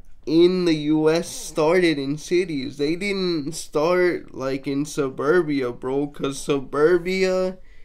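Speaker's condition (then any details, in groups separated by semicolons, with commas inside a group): Cerebral palsy, mixed, mild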